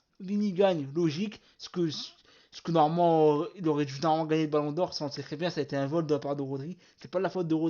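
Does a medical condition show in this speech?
No.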